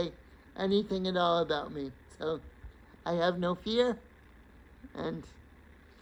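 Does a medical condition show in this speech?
Yes: cerebral palsy.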